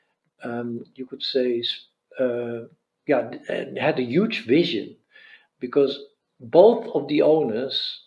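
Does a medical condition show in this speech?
No.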